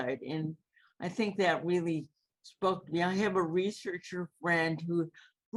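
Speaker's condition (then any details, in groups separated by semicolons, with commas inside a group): Cerebral palsy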